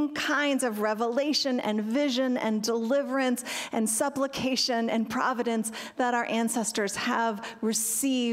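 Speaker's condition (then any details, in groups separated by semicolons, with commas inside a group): No condition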